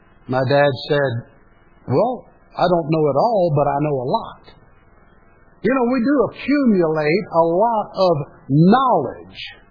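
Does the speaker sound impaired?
No.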